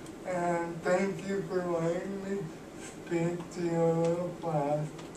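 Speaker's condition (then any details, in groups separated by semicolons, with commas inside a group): Cerebral palsy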